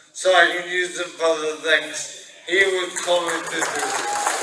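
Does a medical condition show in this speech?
Yes: brain injury; caused by car wreck; once unable to speak or breathe, now recovered.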